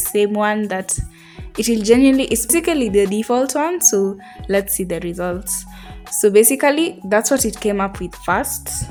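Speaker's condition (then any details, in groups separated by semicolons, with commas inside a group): No condition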